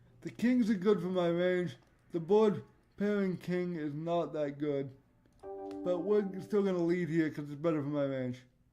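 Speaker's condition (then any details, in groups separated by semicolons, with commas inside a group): Cerebral palsy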